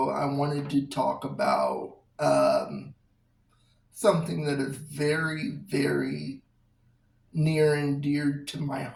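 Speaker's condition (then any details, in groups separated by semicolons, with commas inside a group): Cerebral palsy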